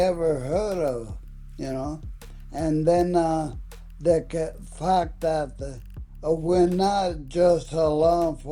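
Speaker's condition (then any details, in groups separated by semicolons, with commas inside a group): ALS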